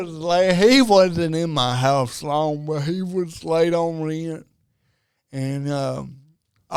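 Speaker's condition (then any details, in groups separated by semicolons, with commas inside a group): Cerebral palsy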